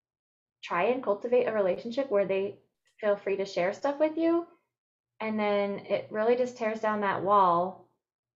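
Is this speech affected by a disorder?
No.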